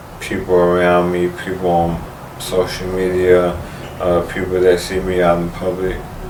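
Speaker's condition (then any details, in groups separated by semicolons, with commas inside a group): ALS; speech progressively lost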